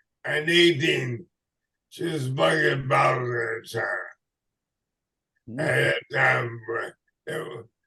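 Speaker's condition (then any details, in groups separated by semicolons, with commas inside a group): ALS/MND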